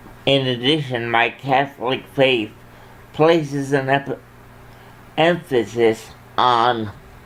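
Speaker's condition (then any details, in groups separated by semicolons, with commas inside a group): Cerebral palsy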